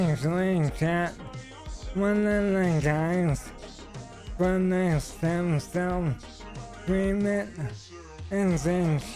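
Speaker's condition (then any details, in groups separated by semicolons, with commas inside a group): ALS; stem cell treatment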